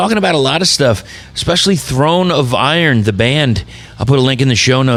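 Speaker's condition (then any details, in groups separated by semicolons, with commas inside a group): No condition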